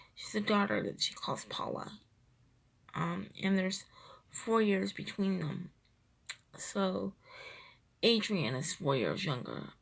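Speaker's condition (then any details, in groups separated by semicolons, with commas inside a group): Cerebral palsy, triplegia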